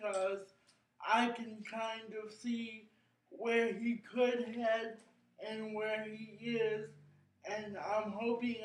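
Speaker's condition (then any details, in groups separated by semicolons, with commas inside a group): Cerebral palsy; brain injury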